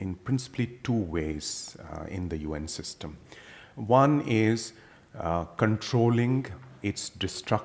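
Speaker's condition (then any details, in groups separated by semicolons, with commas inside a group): No condition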